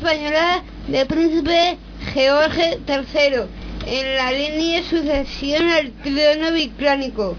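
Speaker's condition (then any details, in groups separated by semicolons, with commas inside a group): Down syndrome; reads news item aloud on live radio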